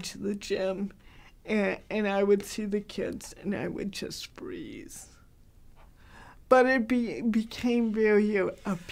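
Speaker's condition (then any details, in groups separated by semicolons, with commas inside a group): Cerebral palsy, mild; hard to understand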